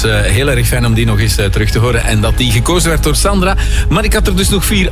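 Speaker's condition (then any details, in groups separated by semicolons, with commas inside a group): No condition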